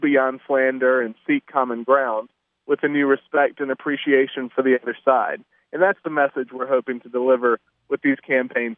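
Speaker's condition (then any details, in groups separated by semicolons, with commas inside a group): No condition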